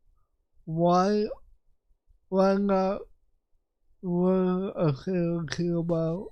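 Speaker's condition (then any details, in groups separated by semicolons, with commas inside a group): Cerebral palsy; affects voice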